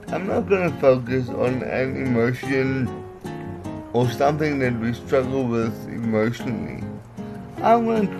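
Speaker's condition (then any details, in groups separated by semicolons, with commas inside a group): Cerebral palsy; on medication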